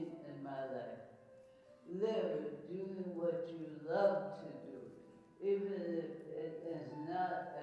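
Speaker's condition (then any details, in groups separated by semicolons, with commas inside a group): ALS; speech and swallowing changes present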